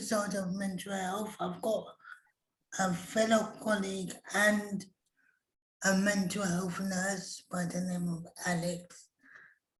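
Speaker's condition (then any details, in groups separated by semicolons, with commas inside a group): Cerebral palsy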